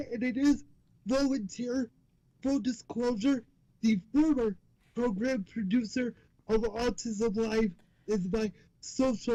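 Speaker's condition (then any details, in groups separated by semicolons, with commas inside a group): Cerebral palsy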